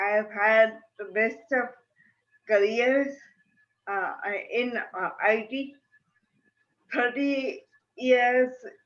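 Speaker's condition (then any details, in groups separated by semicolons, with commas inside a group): Cerebral palsy; permanent speech problem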